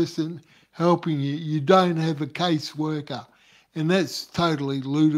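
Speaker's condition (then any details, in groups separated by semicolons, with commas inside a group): Cerebral palsy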